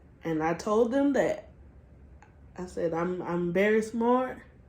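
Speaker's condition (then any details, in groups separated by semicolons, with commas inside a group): Cerebral palsy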